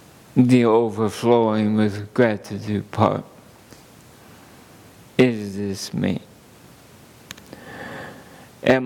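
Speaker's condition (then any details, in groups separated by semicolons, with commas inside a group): ALS; seeing doctors for multiple organic issues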